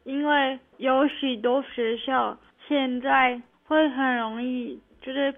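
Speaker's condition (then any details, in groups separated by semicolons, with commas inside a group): Cerebral palsy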